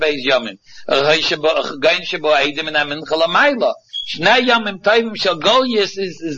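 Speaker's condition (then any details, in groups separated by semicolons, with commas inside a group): No condition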